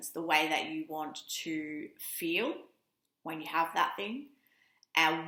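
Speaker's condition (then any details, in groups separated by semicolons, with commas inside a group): No condition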